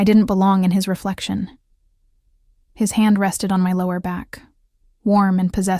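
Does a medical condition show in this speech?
No.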